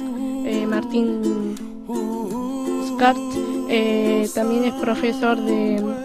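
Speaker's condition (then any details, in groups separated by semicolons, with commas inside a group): Down syndrome; congenital, since birth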